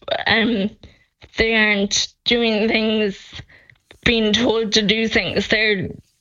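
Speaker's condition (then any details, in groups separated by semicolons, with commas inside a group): Friedreich's ataxia; diagnosed at age 12, progressive neurological condition, Skyclarys not funded by HSE drugs group; 28 years old, about 16 years since diagnosis, monthly neurological decline, mobility affected, eyesight changes, untreated; speech deteriorating, voice banking on software for couple of hours, offered synthetic voices, expects voice loss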